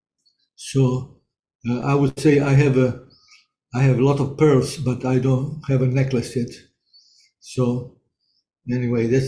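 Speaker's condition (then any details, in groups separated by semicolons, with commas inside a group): Parkinson's disease; ping pong therapy 2-3 times weekly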